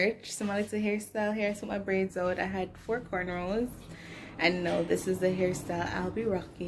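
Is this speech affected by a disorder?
No.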